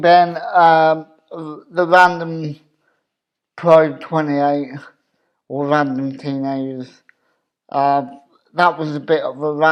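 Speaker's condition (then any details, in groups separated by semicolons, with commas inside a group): Cerebral palsy; obvious speech impediment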